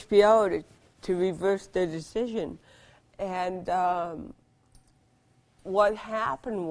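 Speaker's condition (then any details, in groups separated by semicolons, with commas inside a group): Cerebral palsy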